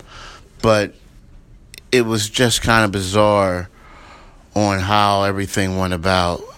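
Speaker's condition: No condition

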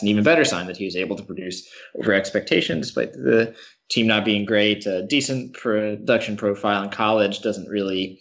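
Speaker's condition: No condition

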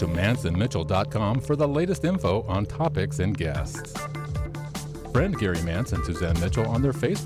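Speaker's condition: No condition

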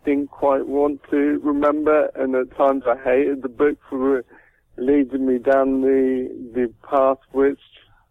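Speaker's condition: Cerebral palsy; caused by doctors' negligence at delivery

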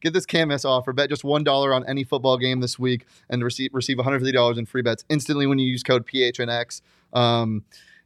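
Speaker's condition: No condition

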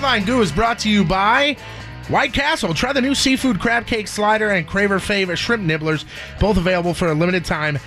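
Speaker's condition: No condition

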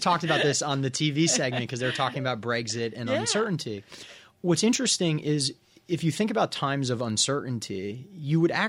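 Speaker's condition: No condition

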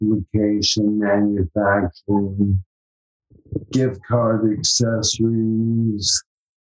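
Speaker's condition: ALS; cramping, spasticity, fasciculations from about 5 years ago, onset age 53, throat worst, legs minimally affected; slurred speech, lost deep resonating radio voice, throat badly affected

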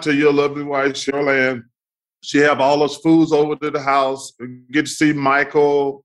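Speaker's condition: No condition

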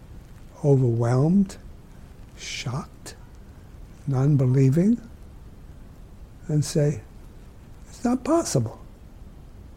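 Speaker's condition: ALS; motor neuron disease, found by muscle biopsy and electromyogram, fatal, began with bad sleep, walking, tripping; progressively worsening, disabled, losing physical ability; speech difficult but still possible, able to speak until nearly the end

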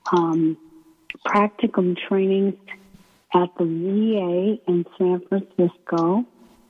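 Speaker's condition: ALS; limb onset in right foot

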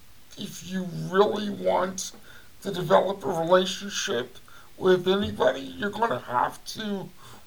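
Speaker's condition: Cerebral palsy; voice audibly affected

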